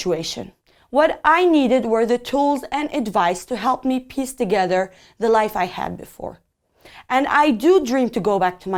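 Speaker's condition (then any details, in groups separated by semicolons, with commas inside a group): No condition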